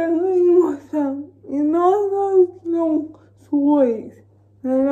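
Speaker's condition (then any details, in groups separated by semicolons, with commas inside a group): Cerebral palsy; uses feeding aid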